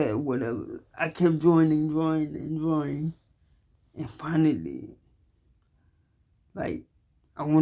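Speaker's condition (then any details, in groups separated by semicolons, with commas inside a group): Cerebral palsy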